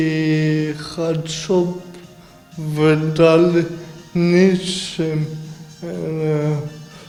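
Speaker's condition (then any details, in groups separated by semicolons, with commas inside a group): Cerebral palsy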